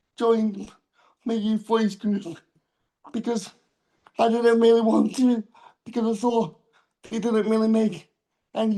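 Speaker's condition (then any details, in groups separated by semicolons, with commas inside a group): Cerebral palsy; diagnosed around 10 months old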